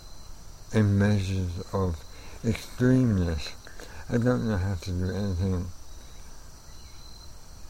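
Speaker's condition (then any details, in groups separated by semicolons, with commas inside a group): Amyotrophic lateral sclerosis; onset just over a year ago, trouble forming guitar chords with left hand, left arm most affected; diagnosed by neurologist, first thought nerve compression from cycling, still cycling long distances; voice already affected, formerly soft-spoken with quiet voice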